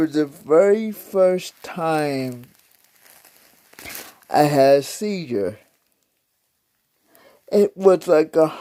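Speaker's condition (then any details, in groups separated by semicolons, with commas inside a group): Cerebral palsy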